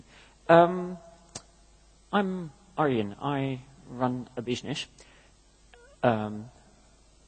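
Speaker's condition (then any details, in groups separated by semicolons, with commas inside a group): No condition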